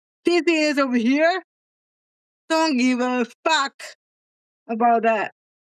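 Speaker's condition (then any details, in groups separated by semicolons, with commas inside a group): Cerebral palsy; present from birth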